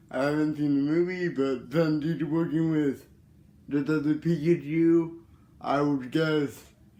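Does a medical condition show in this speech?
Yes: cerebral palsy.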